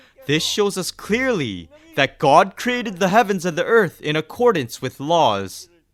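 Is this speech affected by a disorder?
No.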